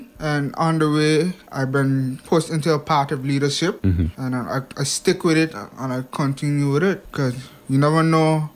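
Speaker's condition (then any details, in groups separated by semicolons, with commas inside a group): Hearing impairment; past speech impediment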